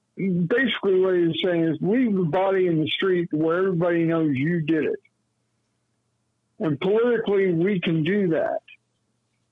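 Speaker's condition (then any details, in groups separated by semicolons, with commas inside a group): Cerebral palsy; lifelong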